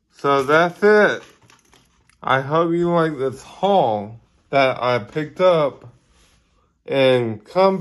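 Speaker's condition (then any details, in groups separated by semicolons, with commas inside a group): Ataxic cerebral palsy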